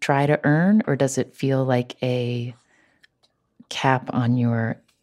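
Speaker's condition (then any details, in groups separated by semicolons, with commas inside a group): No condition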